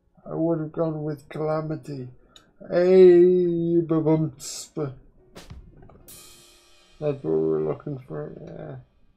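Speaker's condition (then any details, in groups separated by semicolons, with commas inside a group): Quadriplegic cerebral palsy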